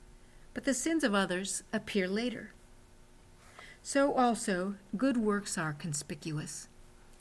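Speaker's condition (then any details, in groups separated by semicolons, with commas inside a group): No condition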